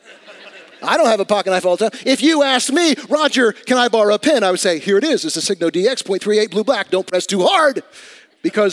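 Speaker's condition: No condition

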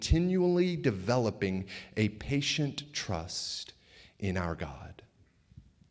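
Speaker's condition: No condition

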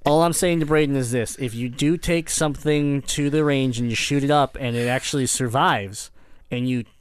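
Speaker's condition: Cleft palate; kept home from school while healing

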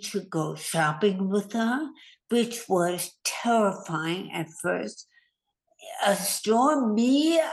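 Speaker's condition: Hemorrhagic stroke; trouble putting thoughts into language, brain works faster than tongue, hard getting words out quickly

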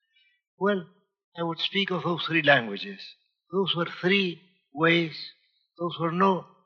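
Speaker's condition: No condition

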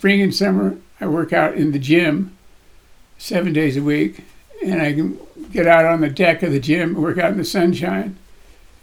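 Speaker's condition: Parkinson's disease; voice shakes, body shakes

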